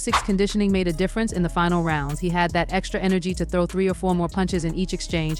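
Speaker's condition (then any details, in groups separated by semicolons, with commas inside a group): No condition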